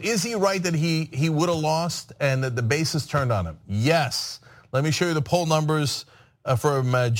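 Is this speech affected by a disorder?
No.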